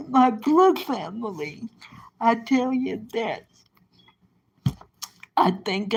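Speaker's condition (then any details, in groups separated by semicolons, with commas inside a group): Cerebral palsy; present from birth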